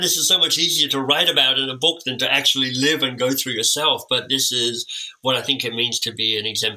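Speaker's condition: Cleft lip and palate; orthodontic treatment

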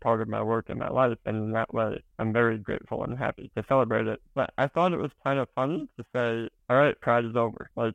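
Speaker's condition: Spinal muscular atrophy

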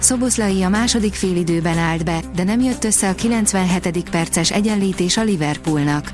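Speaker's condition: No condition

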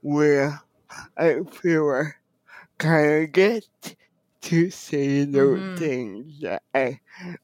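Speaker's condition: Cerebral palsy; speech affected by cerebral palsy, others worried listeners would not understand

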